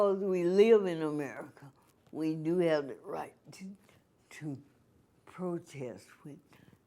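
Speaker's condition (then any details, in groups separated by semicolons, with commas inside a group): Cerebral palsy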